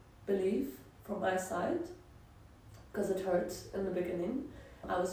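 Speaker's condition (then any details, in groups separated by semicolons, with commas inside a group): No condition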